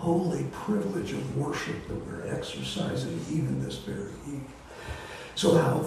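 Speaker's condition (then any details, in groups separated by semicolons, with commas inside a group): Voice disorder; not contagious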